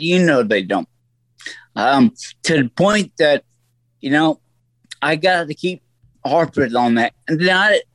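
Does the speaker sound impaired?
Yes: stroke; voice affected.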